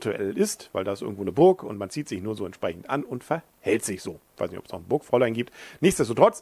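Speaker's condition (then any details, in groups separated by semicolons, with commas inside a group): No condition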